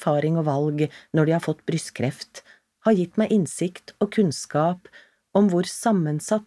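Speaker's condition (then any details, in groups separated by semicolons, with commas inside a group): No condition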